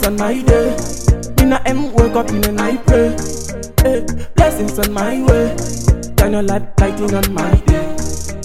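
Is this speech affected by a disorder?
No.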